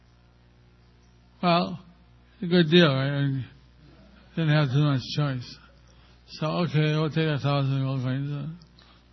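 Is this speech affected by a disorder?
Yes: stroke with facial paralysis; speaks very carefully to be understood, listeners need to give attention.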